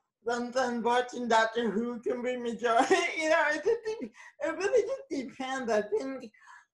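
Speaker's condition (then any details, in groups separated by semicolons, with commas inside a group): Cerebral palsy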